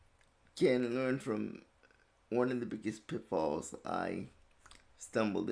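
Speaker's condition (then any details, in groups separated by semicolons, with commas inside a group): Cerebral palsy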